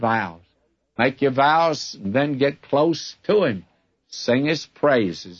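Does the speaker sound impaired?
No.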